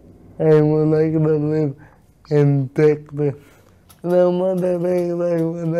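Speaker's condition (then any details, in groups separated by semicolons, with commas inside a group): Cerebral palsy; present since birth; difficulty speaking, sometimes not understood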